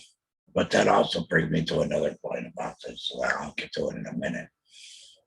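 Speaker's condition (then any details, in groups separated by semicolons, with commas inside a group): Total laryngectomy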